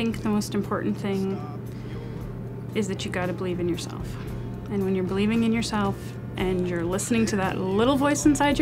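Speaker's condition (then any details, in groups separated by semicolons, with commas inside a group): No condition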